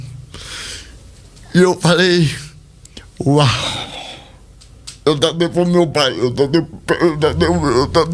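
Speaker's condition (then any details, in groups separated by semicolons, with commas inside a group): Cerebral palsy; speech not normal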